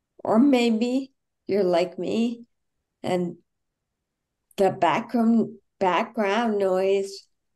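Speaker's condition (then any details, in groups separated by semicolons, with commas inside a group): Friedreich's ataxia; onset age 19; about 40 years since diagnosis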